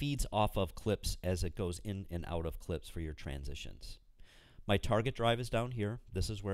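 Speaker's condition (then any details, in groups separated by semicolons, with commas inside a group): No condition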